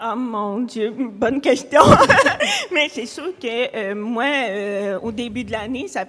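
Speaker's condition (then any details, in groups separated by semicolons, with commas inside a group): Hard of hearing; deafness, cochlear implant, implant removed at night and kept in dehumidifier box, no hearing without implant, most of family deaf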